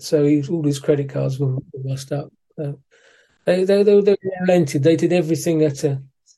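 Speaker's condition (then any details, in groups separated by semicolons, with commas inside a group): Parkinson's disease; physiotherapy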